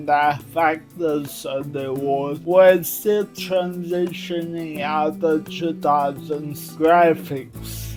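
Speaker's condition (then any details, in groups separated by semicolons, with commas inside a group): Cerebral palsy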